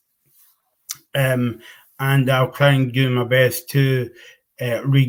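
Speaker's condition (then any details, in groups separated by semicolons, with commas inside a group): Cerebral palsy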